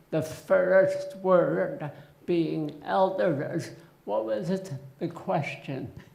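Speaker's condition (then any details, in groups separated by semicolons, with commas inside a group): Essential tremor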